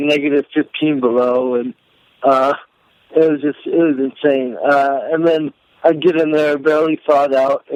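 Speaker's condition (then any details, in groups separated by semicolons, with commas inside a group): Cerebral palsy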